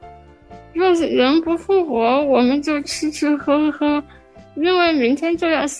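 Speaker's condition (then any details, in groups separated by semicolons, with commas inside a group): Spinal muscular atrophy; genetic motor neuron disease from birth, most severe type, never stood, expected not to survive adulthood; age 23, fully dependent in daily self-care including eating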